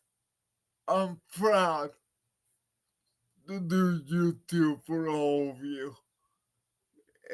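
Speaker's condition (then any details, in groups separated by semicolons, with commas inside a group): Cerebral palsy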